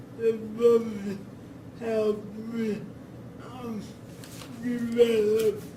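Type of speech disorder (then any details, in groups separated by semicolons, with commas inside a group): Dysarthria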